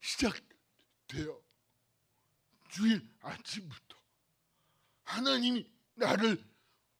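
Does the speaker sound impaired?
Yes: cerebral palsy; bent body.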